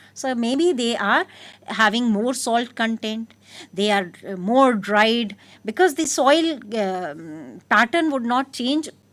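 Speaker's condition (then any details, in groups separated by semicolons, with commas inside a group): No condition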